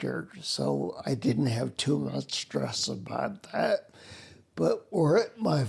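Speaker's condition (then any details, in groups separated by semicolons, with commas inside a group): Spinocerebellar ataxia; subtype unknown; slurred speech first symptom, unclear on phone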